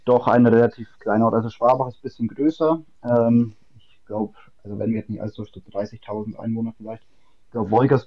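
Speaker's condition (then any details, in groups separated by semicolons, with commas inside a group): No condition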